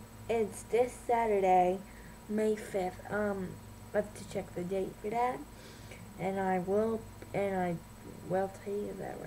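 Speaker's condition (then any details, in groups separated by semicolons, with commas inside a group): Cerebral palsy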